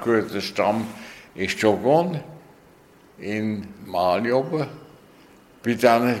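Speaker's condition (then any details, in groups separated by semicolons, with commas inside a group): Stroke; recovering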